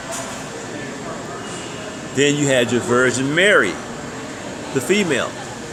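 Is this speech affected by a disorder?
No.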